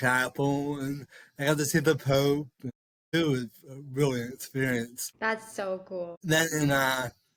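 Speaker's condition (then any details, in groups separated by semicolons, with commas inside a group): Cerebral palsy; all four limbs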